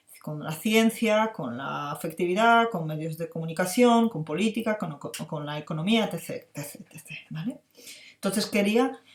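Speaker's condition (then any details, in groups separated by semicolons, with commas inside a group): No condition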